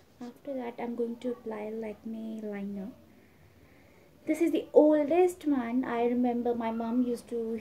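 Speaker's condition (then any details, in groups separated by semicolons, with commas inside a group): No condition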